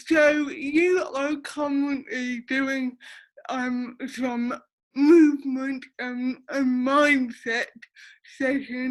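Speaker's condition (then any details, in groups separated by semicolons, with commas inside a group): Cerebral palsy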